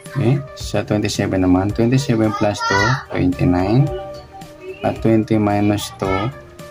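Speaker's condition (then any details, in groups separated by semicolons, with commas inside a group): No condition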